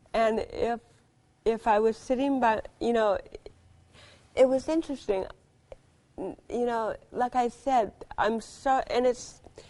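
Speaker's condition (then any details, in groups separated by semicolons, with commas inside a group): Cerebral palsy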